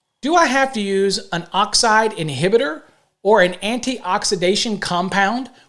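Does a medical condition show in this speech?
No.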